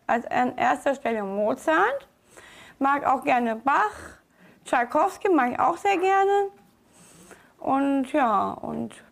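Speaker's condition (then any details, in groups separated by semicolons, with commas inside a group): Down syndrome; food refusal in childhood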